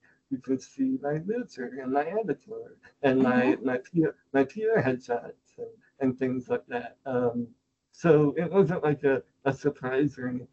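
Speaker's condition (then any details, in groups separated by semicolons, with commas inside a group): Spinal muscular atrophy; technically type 2, outlived type 1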